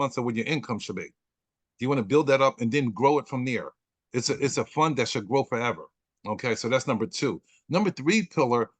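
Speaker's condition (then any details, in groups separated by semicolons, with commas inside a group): No condition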